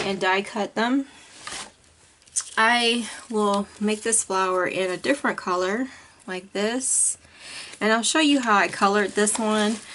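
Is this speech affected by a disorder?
No.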